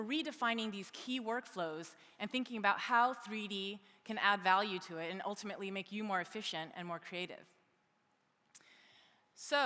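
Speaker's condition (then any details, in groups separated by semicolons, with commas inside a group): No condition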